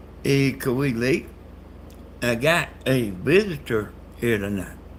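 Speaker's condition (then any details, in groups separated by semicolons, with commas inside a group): Brain bleed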